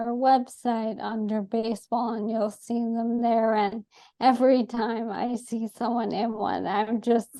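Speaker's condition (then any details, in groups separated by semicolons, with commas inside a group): ALS; atypical case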